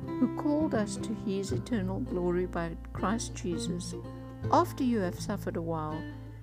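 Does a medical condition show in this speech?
No.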